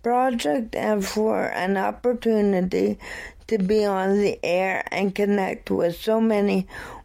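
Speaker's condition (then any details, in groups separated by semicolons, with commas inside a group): Cerebral palsy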